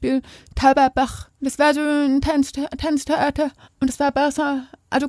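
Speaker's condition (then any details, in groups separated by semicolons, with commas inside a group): Deafness; lip-reads hosts without interpreter, cannot hear podcast, wears Zupack bass backpack at home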